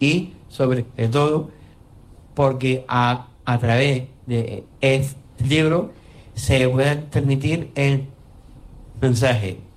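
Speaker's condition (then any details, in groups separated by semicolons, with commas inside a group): Down syndrome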